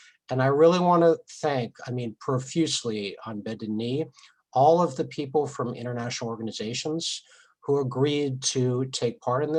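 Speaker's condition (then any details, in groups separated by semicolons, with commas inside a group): No condition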